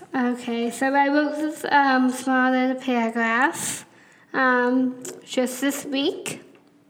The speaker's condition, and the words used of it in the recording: Down syndrome. So I'm in speech to improve on it, to be better in